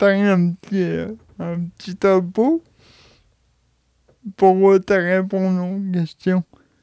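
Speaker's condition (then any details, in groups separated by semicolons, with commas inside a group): Cerebral palsy; age 31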